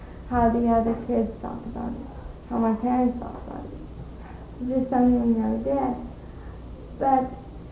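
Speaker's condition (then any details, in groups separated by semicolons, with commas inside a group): Cerebral palsy; speaks fluently with few pauses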